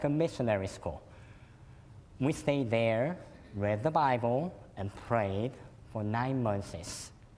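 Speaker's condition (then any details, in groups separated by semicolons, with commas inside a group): Cleft lip and palate; could not suck breast milk as newborn, fed formula and cow milk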